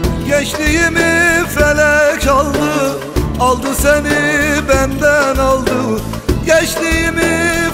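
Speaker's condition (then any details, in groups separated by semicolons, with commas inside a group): No condition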